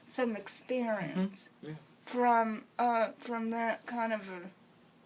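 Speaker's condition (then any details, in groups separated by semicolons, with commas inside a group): Cerebral palsy; congenital, uses wheelchair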